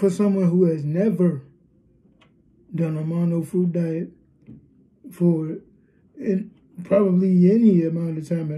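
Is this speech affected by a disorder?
Yes: cerebral palsy, spastic diplegia.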